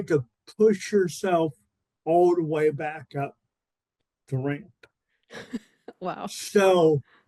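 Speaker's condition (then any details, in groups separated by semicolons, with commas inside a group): Cerebral palsy; spastic diplegia, birth brain hemorrhage, not breathing 90 minutes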